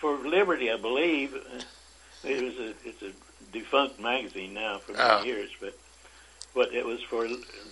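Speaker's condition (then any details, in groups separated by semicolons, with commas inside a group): Parkinson's disease; about 25 years since onset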